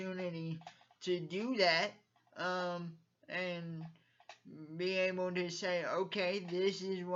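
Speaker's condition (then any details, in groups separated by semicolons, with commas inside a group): Cerebral palsy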